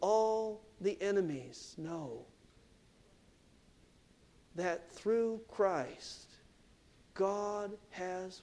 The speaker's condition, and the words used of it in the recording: None; typical speech.